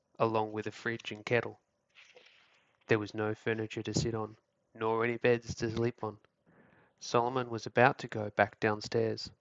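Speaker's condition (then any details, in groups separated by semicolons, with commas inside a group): No condition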